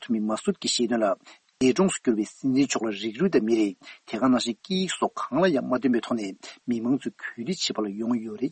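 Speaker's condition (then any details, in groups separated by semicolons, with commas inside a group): No condition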